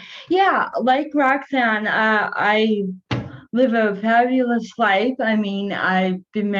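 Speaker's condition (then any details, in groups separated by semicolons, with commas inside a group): Cerebral palsy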